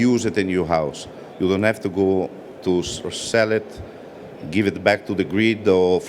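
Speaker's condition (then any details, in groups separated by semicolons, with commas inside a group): No condition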